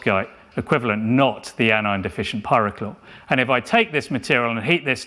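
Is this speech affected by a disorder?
No.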